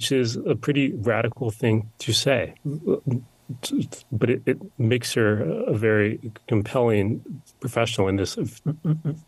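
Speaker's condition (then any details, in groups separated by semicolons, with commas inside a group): Stutter; long hidden; still stutters, no cure; blocking, no stuttering when singing; repeated sounds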